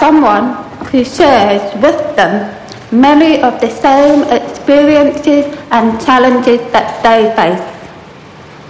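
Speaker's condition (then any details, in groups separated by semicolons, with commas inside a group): Profound deafness; profound deafness since early childhood, found at 2.5 years by kindergarten teachers, large hearing aids in body harness; without speech at 2.5 years, mother taught basic speech before school, Mary Hare School for deaf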